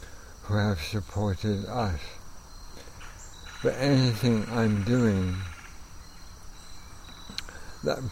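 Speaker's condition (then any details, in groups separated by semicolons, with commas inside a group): ALS; progressive incurable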